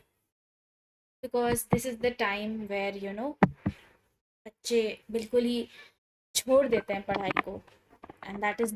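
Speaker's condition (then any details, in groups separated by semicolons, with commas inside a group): No condition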